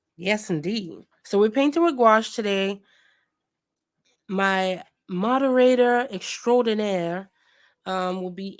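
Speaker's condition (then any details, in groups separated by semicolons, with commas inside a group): No condition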